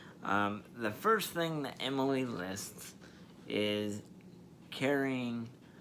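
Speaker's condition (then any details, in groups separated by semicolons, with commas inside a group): Spastic diplegia cerebral palsy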